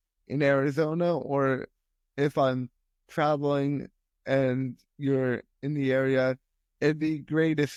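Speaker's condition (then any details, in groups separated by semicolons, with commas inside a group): Spastic quadriplegic cerebral palsy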